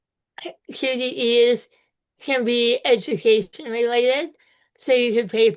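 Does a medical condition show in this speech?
Yes: spinal muscular atrophy type two.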